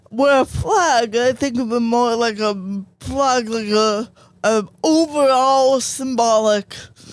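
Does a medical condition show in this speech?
Yes: cerebral palsy.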